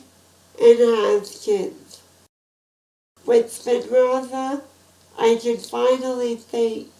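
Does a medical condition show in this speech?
Yes: spinal muscular atrophy type 2; type 2, genetic; progressed with age, no nusinersen.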